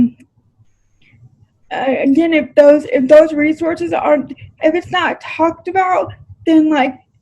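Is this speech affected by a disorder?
Yes: cerebral palsy.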